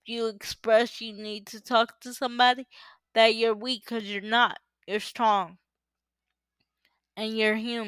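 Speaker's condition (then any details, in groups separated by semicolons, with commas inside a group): Cerebral palsy; uses power wheelchair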